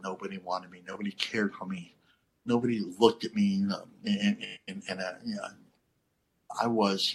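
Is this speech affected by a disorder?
Yes: cleft lip and palate; congenital cleft lip and palate, not fully formed at birth; lisp, stuttering and unclear speech as a child.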